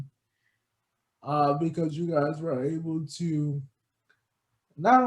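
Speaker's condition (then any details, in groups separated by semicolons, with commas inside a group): Cerebral palsy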